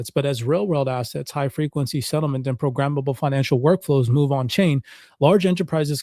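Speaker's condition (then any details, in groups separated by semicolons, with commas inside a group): No condition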